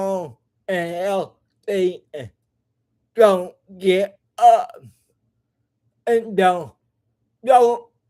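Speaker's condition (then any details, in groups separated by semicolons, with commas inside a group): Cerebral palsy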